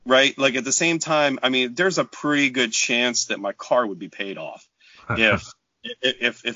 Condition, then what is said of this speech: Stuttering. I hide it like you would not believe, but I stuttered for a huge chunk of my time